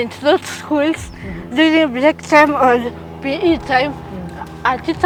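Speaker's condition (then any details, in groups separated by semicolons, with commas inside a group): Cerebral palsy; from birth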